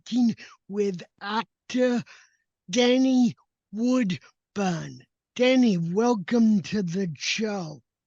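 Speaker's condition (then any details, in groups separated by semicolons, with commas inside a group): Cerebral palsy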